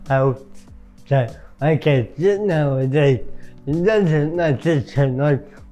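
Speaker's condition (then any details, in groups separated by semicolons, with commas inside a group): Cerebral palsy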